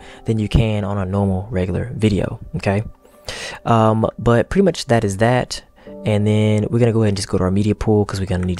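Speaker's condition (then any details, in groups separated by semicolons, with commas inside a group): No condition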